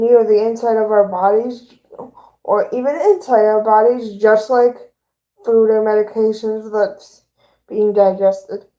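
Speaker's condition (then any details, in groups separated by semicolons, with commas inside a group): Cerebral palsy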